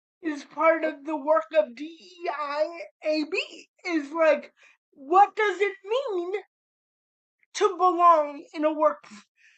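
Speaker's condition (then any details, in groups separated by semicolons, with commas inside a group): Cerebral palsy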